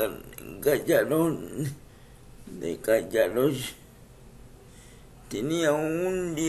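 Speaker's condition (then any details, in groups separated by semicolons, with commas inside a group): Cerebral palsy; speech affected by cerebral palsy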